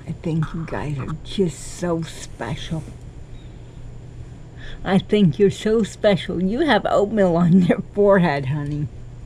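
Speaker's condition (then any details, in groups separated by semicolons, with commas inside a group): Cerebral palsy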